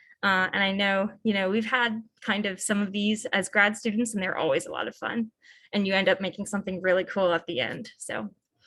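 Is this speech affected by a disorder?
No.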